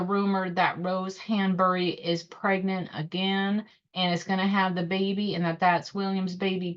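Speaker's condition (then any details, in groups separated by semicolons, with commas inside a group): No condition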